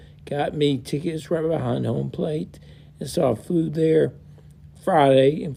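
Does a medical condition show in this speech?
Yes: multiple system atrophy.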